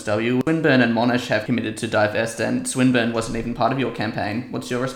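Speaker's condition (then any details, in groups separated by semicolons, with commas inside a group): No condition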